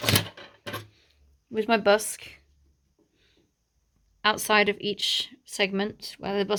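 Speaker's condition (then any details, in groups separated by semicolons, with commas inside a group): No condition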